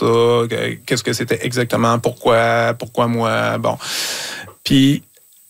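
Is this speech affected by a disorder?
Yes: stuttering; persistent stuttering, greatly reduced between ages 15 and 47, probably neuroplasticity and many techniques, ABC; still stutters at 47, greatly reduced since age 15; stuttering never fully stopped despite many techniques tried; here repeated sounds, prolonged sounds.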